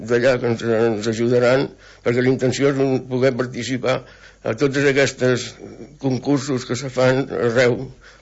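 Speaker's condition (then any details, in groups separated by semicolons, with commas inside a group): Parkinson's disease; weekly table tennis program with CERT Tenis Taula and Àrea Bàsica de Salut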